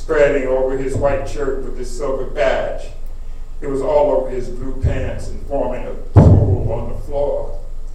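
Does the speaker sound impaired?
No.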